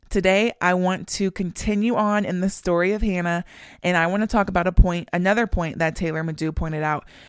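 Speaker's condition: No condition

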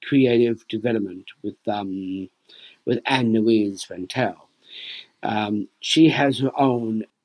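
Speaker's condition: Down syndrome

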